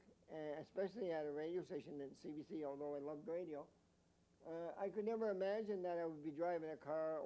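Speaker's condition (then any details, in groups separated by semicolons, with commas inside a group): Mild cerebral palsy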